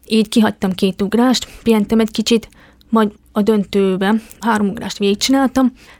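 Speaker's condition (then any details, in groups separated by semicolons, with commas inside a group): Deafness; congenital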